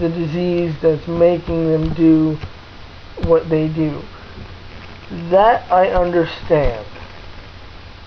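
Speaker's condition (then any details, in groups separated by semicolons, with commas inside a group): Cerebral palsy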